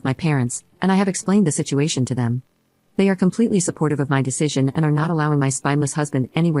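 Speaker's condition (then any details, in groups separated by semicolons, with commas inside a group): No condition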